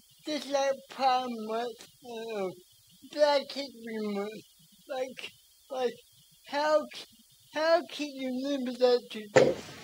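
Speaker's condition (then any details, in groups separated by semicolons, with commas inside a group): Cerebral palsy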